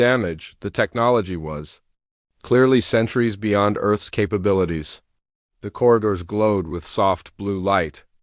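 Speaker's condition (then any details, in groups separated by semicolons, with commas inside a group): No condition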